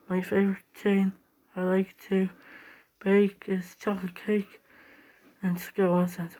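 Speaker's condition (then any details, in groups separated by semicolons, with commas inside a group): Down syndrome; age 17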